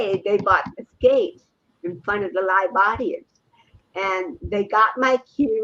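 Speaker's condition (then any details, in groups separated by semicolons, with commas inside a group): Cerebral palsy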